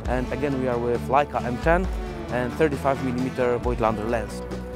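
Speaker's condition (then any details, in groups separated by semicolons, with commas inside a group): No condition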